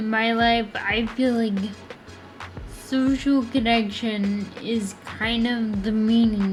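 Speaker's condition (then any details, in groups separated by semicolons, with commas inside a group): Friedreich's ataxia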